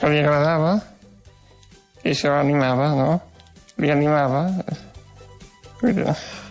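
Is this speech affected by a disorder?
Yes: Duchenne muscular dystrophy; degenerative incurable form, progressive loss of strength, wheelchair user, age 25, lost ability to write; dictates instead of writing, colds or bronchitis cause suffocation crises treated with morphine.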